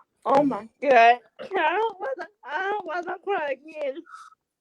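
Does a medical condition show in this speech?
Yes: cerebral palsy.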